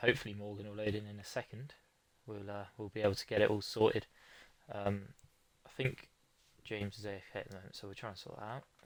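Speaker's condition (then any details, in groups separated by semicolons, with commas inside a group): No condition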